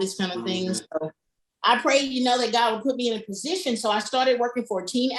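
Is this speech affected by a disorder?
No.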